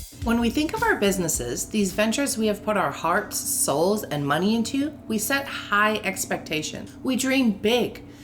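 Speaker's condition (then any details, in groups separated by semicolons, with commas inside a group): No condition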